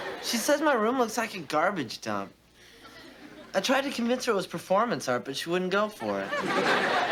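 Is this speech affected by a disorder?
No.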